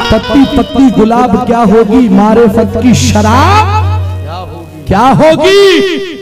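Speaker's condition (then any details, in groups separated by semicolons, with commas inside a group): No condition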